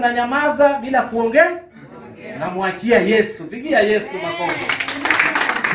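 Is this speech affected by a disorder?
No.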